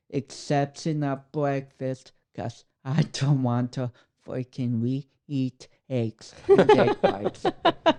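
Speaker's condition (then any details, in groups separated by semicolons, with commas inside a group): Cerebral palsy; affects speech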